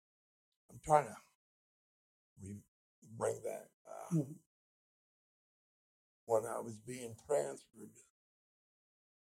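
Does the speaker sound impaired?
Yes: speech impediment.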